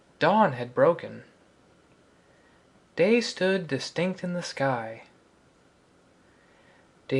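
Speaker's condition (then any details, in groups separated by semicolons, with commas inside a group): No condition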